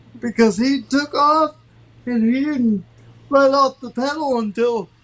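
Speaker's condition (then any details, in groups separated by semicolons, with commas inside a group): Cerebral palsy; from birth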